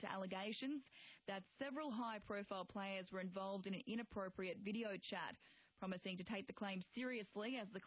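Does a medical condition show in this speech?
No.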